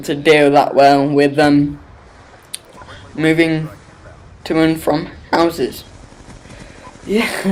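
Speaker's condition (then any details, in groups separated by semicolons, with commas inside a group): Cerebral palsy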